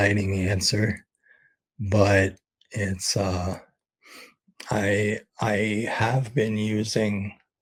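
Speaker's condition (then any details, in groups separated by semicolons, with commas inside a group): ALS; expects to lose voice very soon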